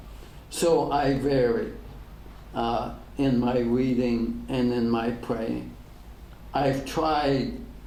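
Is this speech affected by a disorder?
Yes: ALS; degenerative; diagnosed ten years ago.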